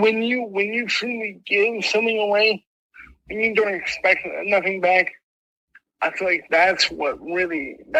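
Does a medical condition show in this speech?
Yes: mild cerebral palsy; speech impediment.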